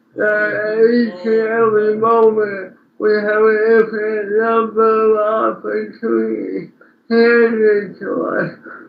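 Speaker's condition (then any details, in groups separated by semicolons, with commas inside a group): Speech impairment after birth surgery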